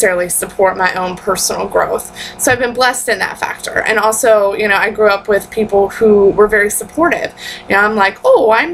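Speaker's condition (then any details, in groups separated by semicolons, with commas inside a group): No condition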